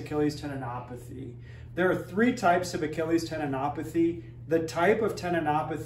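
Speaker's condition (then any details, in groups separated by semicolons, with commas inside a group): No condition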